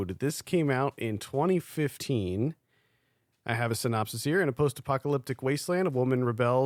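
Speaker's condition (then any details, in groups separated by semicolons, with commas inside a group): No condition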